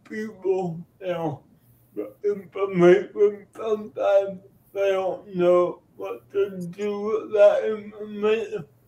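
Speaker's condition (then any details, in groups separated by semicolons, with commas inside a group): Cerebral palsy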